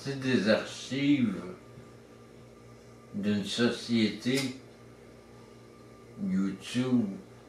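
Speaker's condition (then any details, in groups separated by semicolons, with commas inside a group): Traumatic brain injury; surgery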